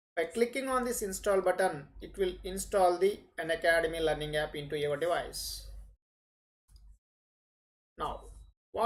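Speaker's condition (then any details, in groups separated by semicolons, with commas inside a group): No condition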